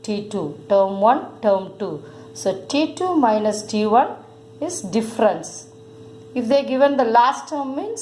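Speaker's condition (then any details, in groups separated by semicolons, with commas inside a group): No condition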